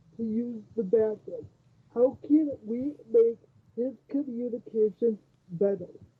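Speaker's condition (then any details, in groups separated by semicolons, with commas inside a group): Cerebral palsy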